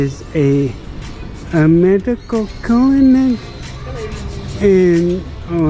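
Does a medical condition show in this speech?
Yes: traumatic brain injury.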